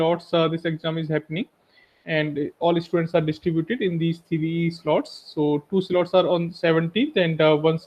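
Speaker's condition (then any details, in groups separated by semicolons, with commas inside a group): No condition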